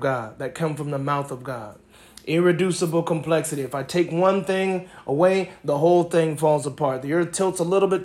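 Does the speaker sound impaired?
No.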